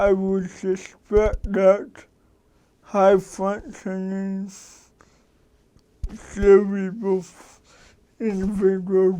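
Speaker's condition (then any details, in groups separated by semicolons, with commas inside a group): Cerebral palsy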